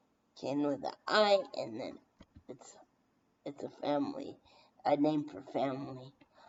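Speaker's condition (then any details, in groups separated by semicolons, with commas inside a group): Brain injury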